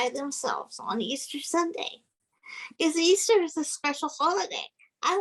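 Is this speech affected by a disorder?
Yes: cerebral palsy; physical disability.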